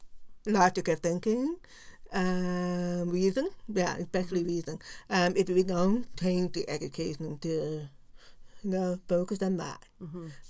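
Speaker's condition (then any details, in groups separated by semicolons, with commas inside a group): Profound deafness; no cochlear implant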